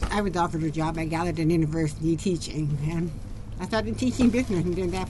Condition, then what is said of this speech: Deafness. She was slurring her words when she talked.